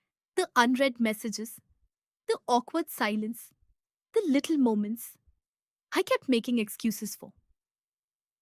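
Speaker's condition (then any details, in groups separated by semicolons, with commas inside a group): No condition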